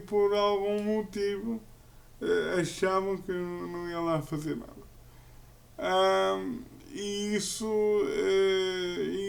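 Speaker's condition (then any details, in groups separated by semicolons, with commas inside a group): Cerebral palsy; uses a wheelchair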